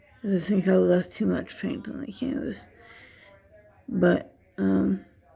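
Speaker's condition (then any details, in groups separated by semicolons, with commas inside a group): Dystonia; affects how speech sounds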